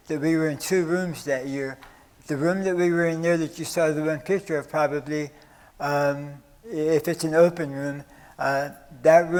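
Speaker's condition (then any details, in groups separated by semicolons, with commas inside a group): Stage 4 oral cancer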